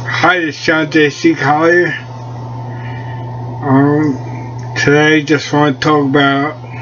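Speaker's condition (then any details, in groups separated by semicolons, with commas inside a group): Cerebellar ataxia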